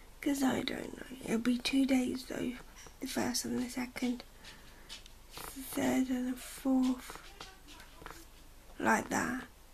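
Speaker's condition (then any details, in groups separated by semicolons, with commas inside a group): Cerebral palsy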